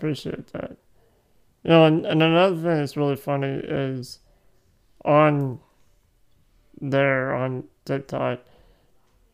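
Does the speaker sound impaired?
Yes: muscular dystrophy.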